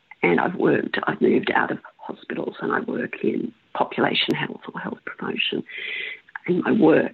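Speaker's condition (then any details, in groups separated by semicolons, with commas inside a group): Spasmodic dysphonia; onset about 16 years ago, saw ear nose and throat specialist, diagnosed after over 12 months; words disappear like bad phone reception, bits of words lost, holds voice box, cough or hiccup resets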